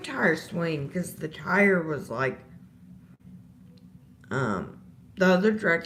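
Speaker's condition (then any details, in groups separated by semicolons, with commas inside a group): Disability causing slurred speech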